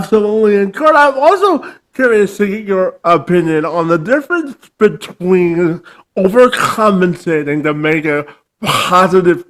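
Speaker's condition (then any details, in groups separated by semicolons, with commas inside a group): Cerebral palsy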